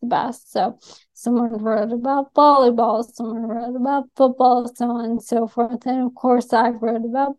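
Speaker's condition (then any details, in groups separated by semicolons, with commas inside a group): ALS; atypical young woman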